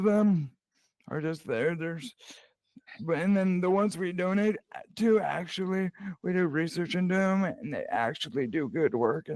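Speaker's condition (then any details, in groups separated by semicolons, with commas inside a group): Cerebral palsy; present from birth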